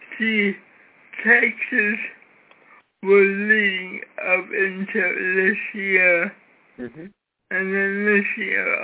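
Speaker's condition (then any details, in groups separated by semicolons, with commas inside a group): Cerebral palsy; severe cerebral palsy from birth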